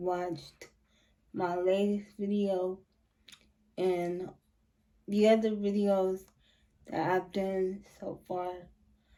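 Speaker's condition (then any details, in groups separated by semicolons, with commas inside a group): Cerebral palsy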